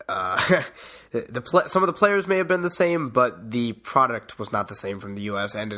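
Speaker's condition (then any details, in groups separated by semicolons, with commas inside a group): No condition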